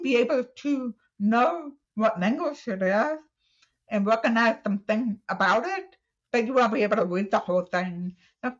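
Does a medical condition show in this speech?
Yes: deaf, cochlear implant user; hearing aid ages one to 33, cannot use phone.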